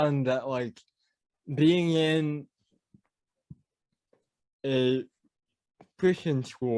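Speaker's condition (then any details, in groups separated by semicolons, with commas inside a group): Cerebral palsy; caused by birth trauma, spinal damage; mild; mild speech impediment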